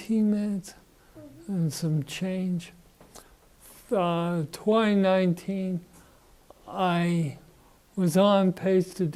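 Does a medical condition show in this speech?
Yes: Parkinson's disease.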